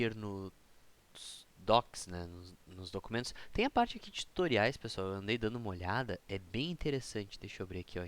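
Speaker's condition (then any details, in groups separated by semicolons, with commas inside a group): No condition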